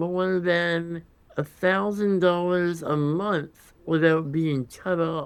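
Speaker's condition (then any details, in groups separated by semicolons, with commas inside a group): Congenital muscular dystrophy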